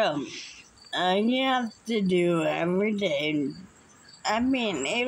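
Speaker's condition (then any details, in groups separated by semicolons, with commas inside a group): Muscular dystrophy; unable to walk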